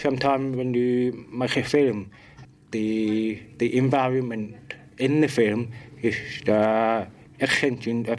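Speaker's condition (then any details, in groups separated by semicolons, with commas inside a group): Profoundly deaf, born profoundly deaf; congenital profound deafness, present since birth; has to remind people to speak more clearly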